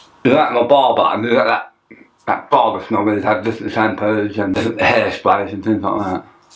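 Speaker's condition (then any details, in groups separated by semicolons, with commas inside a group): Tongue cancer; half tongue removed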